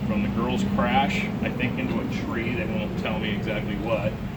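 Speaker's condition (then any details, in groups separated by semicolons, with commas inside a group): No condition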